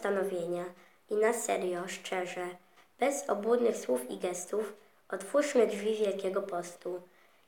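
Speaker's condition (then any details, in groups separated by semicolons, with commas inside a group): No condition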